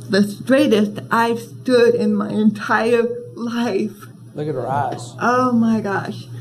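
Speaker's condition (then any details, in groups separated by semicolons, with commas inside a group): Cerebral palsy; severe tongue tie, tongue tip not above teeth, neck tension; in sixties, recent tongue release surgery, breathing better; lifelong speech therapy, difficulty speaking and swallowing, tongue now moves higher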